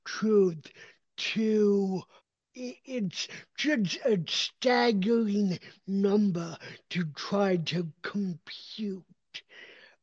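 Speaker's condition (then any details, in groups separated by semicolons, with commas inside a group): Cerebral palsy; speaker unsure whether condition is audible in speech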